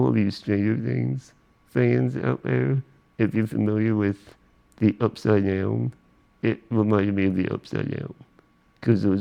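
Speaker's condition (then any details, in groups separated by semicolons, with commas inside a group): Spinal muscular atrophy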